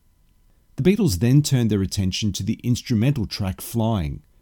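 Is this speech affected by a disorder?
No.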